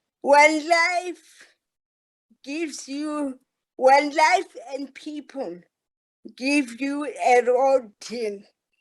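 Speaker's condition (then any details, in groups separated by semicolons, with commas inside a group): Cerebral palsy; moderate, muscle stiffness, coordination problems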